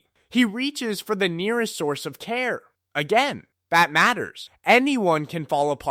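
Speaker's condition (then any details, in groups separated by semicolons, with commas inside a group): No condition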